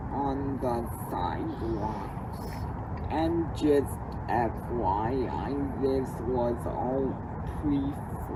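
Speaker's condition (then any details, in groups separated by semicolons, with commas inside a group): Cerebral palsy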